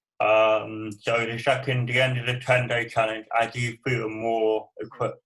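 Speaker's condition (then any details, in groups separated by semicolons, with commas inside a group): Cerebral palsy; from birth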